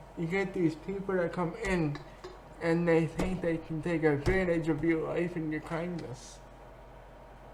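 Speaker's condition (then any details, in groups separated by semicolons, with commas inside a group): Cerebral palsy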